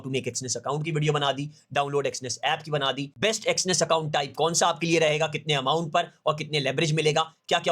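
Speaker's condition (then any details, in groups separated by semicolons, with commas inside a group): No condition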